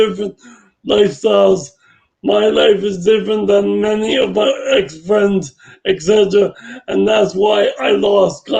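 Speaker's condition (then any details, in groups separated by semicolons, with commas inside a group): Brain injury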